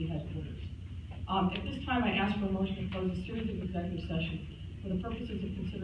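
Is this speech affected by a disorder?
No.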